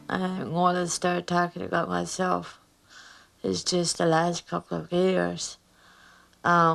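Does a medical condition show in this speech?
Yes: cerebral palsy; mild.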